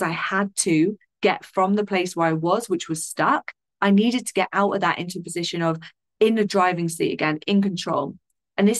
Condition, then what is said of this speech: No condition.